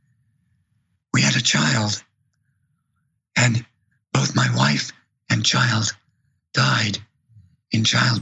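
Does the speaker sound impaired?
Yes: vocal cord paralysis.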